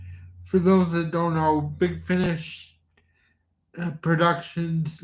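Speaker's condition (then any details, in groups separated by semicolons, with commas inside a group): Cerebral palsy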